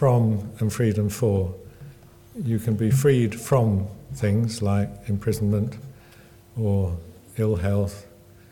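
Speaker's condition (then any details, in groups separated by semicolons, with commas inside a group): Parkinson's; Parkinson's exercise programmes, table tennis and snooker groups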